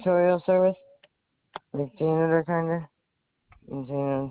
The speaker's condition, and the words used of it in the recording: Stroke. My speech is messed up because I had a stroke.